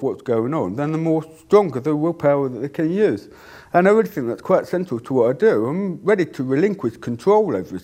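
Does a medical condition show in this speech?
Yes: deafness; cannot hear own voice.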